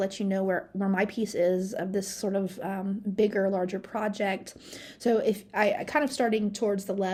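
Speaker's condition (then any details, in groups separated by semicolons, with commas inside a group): No condition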